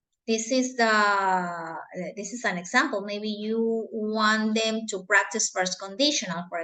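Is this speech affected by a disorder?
No.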